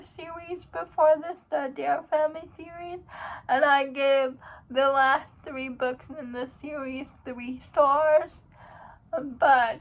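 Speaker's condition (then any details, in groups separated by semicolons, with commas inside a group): Cerebral palsy; uses wheelchair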